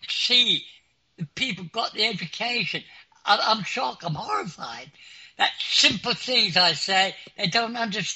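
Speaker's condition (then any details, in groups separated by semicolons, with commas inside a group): Clinically deaf; clinically deaf since school age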